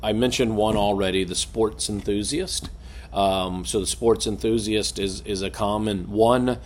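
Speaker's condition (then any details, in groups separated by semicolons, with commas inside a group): No condition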